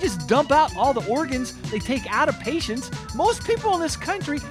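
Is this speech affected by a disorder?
No.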